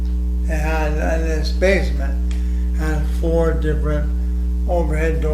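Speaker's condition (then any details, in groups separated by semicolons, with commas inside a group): ALS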